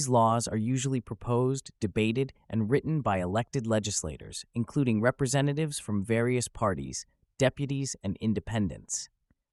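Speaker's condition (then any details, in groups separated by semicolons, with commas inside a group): No condition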